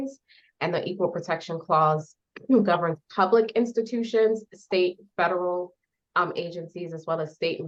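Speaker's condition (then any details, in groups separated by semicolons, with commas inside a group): No condition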